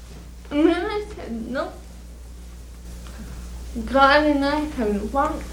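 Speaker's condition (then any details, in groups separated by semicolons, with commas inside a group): Cerebral palsy; trips and falls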